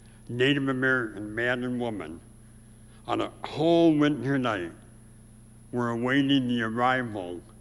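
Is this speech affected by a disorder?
Yes: severe speech impediment; about age 84.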